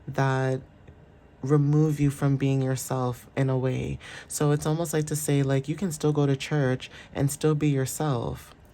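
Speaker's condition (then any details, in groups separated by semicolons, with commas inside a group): No condition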